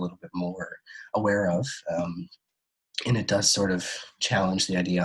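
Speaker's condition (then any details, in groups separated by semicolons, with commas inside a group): No condition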